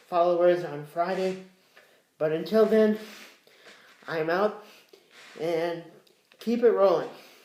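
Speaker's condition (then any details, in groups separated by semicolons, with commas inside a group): Cerebral palsy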